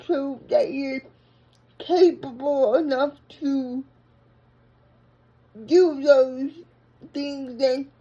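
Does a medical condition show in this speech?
Yes: brain injury; unable to walk.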